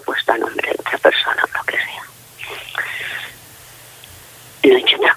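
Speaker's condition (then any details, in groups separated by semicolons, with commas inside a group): Facial palsy; ongoing medical follow-up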